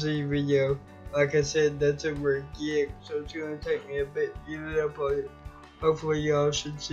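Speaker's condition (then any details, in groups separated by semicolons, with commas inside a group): Cerebral palsy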